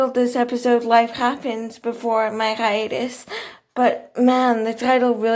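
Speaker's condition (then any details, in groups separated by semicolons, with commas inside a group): Cerebral palsy, athetoid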